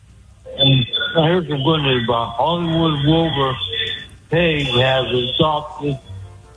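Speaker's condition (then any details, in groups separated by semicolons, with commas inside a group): Speech impediment; deaf in left ear; calling on speakerphone from echoey laundry room because of left-ear deafness; hard to understand, worse on speakerphone with echo and delayed show behind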